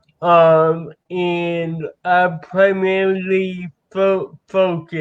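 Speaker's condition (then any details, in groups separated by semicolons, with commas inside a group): Cerebral palsy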